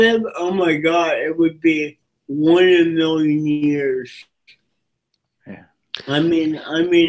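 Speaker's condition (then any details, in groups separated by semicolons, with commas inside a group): Cerebral palsy; from birth, physical disability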